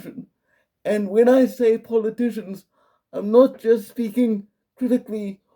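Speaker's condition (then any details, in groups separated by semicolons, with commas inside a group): Quadriplegic cerebral palsy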